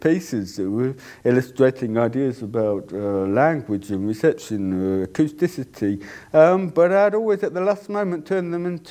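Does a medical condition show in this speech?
Yes: deafness; cannot hear own voice.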